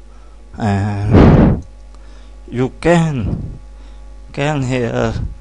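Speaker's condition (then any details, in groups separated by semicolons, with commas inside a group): Cerebral palsy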